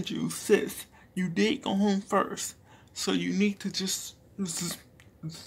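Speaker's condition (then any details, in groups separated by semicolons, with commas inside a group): Cerebral palsy; speech is not the best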